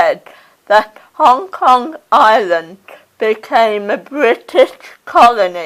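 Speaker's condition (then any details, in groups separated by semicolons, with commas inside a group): Cerebral palsy; oxygen starvation at birth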